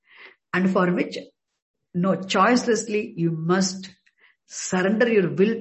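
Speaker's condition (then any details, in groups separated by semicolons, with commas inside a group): No condition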